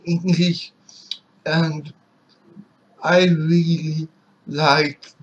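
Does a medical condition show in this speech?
Yes: cerebral palsy.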